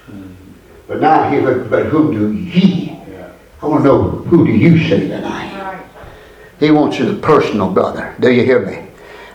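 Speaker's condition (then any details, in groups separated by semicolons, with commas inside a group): No condition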